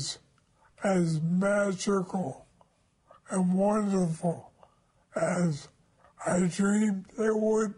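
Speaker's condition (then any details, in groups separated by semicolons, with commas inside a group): ALS; slower form, onset at 52 with hand weakness, head trauma suspected cause, first diagnosed by hand surgeon; body starting to fail, deteriorating, new treatment from Dr. Merit Sukovich slowing progression by a third; voice has lost its timbre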